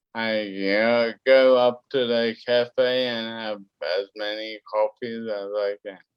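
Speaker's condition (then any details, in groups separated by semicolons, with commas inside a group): Cerebellar ataxia; wheelchair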